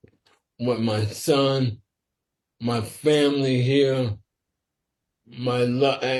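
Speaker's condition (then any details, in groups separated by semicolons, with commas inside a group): Sporadic ALS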